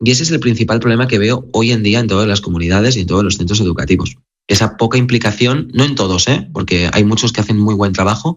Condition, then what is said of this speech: No condition.